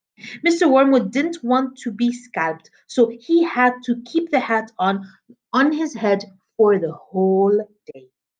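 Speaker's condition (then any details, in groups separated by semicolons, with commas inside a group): No condition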